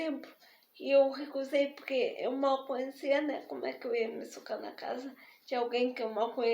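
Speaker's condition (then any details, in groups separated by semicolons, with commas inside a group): Spastic diplegic cerebral palsy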